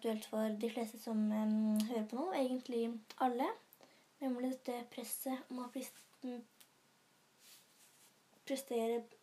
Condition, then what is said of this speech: Stuttering. For jeg, selv om jeg stammer, og det kan være ganske mye av det innmellom, så har jeg også